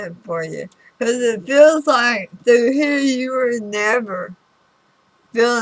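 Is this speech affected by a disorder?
Yes: throat cancer radiation damage.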